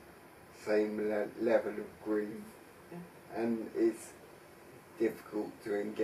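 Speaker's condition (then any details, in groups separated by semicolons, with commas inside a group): Traumatic brain injury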